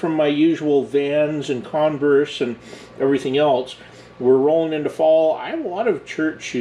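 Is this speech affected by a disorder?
No.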